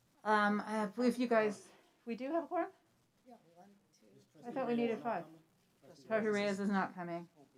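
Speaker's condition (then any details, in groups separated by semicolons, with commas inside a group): No condition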